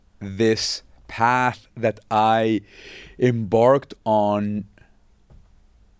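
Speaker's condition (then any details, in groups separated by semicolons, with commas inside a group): Stutter; stutter since early childhood, disfluency noticed by mother around age 2, still present as adult; breathing technique, exercise from speech therapy course before most engagements, past Toastmasters practice; breathing technique helps control stutter, avoided speaking when younger; prolonged sounds, blocks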